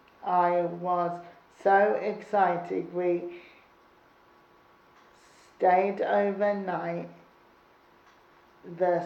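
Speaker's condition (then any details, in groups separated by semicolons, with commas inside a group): Cerebral palsy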